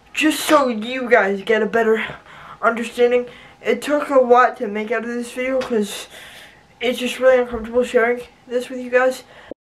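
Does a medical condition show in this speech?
Yes: cerebral palsy; leg spasticity, hip surgery, tendon release, rhizotomy; physical and occupational therapy; voice not affected.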